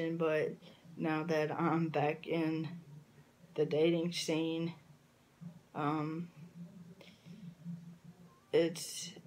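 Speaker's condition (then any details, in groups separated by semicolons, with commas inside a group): Cerebral palsy; from birth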